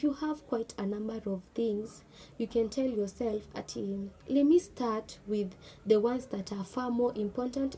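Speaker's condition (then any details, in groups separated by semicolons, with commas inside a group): No condition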